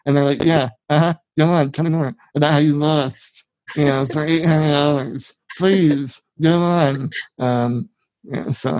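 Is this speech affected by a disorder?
Yes: spinal muscular atrophy; genetic, from birth.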